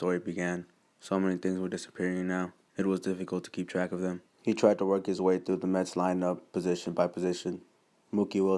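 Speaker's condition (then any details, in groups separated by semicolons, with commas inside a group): No condition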